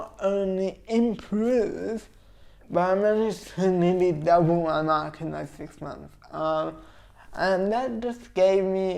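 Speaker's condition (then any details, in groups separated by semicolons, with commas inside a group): Cerebral palsy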